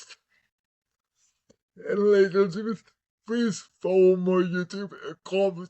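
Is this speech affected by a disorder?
Yes: cerebral palsy.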